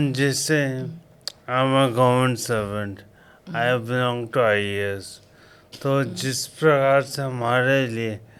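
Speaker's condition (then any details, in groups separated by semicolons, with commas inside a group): Coma after road accident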